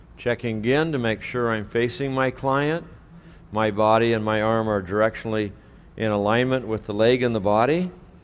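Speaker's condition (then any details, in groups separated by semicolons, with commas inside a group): No condition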